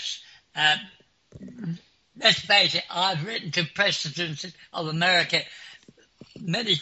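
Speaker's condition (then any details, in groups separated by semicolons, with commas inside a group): Clinically deaf; clinically deaf since school age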